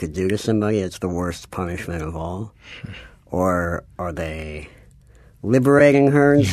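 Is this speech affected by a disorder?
Yes: cleft palate.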